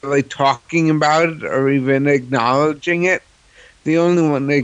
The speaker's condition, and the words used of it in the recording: Cerebral palsy. Like, I hear New York, but I don't hear, like, classic CP spastic voice.